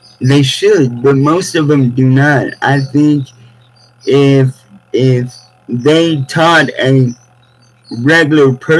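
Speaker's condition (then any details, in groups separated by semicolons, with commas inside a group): Cerebral palsy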